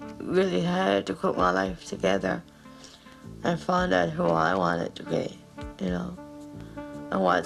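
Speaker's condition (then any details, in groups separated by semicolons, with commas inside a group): Cerebral palsy; mild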